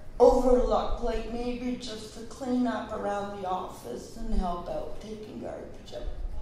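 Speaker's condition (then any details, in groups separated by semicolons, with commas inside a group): Cerebral palsy; present since childhood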